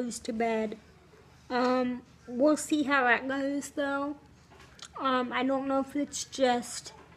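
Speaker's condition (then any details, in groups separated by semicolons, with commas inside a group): Spastic quadriplegic cerebral palsy; spastic quadriplegic, wheelchair user; has speech despite expectations otherwise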